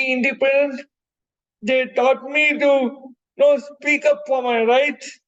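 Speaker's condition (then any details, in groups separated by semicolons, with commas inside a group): Cerebral palsy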